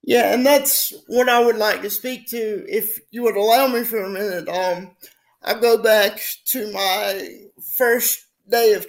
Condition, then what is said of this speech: Cerebral palsy. So it affects my muscle tone, sometimes my speech if I'm not careful.